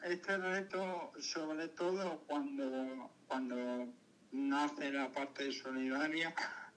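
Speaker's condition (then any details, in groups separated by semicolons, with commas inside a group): Cerebral palsy; lifelong physical motor disability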